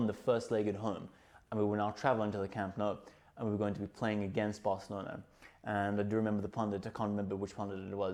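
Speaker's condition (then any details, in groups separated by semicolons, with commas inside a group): No condition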